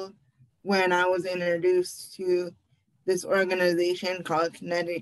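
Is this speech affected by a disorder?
Yes: cerebral palsy.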